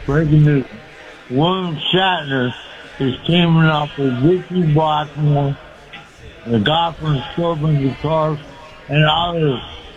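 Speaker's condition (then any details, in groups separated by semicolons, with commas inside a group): Speech impediment; cause unclear, stabbed by girlfriend and hit on head with ashtray years ago; able to walk, uses a walker called dream catcher; unusually clear early in call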